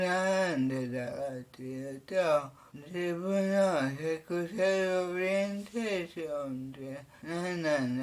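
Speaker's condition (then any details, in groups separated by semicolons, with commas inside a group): Cerebral palsy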